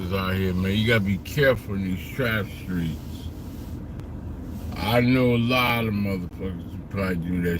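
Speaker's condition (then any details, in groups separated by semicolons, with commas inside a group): Slurred speech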